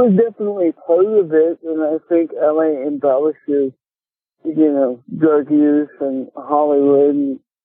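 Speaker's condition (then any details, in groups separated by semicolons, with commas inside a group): Cerebral palsy; speech affected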